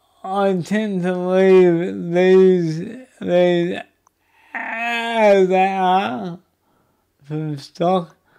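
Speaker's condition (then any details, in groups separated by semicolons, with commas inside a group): Cerebral palsy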